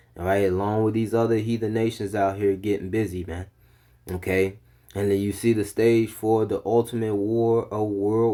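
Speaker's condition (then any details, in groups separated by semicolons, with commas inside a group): No condition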